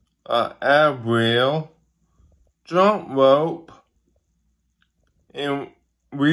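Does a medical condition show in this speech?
Yes: ataxic cerebral palsy.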